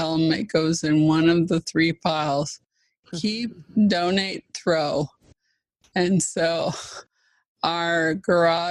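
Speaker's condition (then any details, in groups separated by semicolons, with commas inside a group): ALS (Lou Gehrig's disease)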